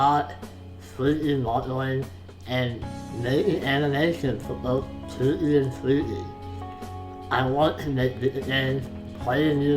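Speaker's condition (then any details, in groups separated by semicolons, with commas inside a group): Facial palsy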